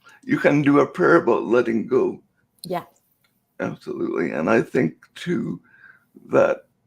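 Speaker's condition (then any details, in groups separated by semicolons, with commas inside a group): Cerebral palsy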